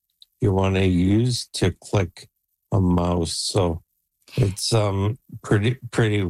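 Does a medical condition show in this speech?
Yes: ALS; onset left leg freezing, Neuralink N1 brain implant about 3 months, Toronto Western Hospital trial; progressing, age 48, voice declining but still speaking, controls computer by thought; voice audibly deteriorating, expects losing speech soon, voice banked with 11 labs for Neuralink-driven AI speech.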